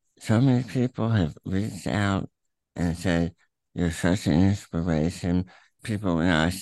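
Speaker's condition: Throat cancer, tumor through tongue, attached to epiglottis

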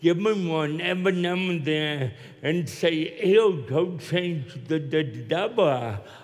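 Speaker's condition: Cerebral palsy; oxygen cut off at birth for 18 minutes in Jonesboro, Arkansas, walks with limp, neck operation; still talks funny; speech impediment, hard for many to understand

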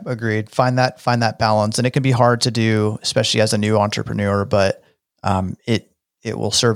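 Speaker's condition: No condition

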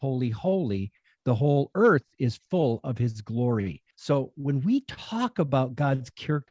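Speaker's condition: No condition

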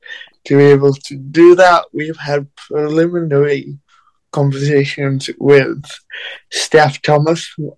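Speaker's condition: Cerebral palsy

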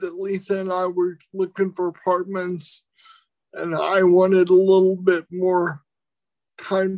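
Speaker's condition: Cerebral palsy

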